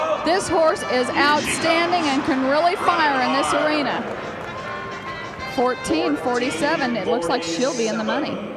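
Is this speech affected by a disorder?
No.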